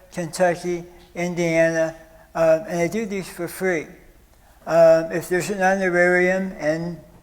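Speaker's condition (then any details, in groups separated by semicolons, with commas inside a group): Stage 4 oral cancer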